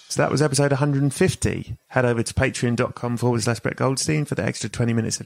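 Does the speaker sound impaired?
No.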